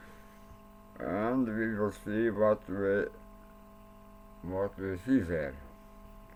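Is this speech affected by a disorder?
Yes: cerebral palsy; speech not very clear.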